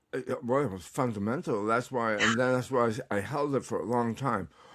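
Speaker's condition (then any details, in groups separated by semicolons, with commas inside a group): Tongue cancer; recovering, tongue exercises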